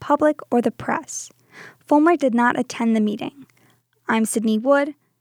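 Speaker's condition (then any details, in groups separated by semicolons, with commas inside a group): No condition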